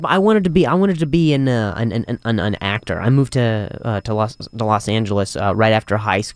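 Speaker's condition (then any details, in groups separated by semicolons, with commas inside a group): Stutter, acquired; caused by softball grounder to throat while playing shortstop; several past speech therapy classes, currently sees voice teacher who helps; repeated sounds, repeated words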